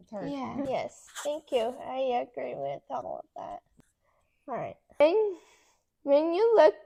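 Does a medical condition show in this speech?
Yes: cerebral palsy; affects muscles.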